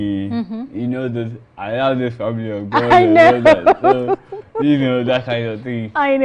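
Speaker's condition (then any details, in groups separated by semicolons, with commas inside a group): Cerebral palsy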